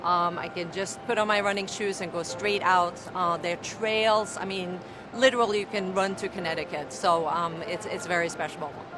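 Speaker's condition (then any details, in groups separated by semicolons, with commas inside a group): No condition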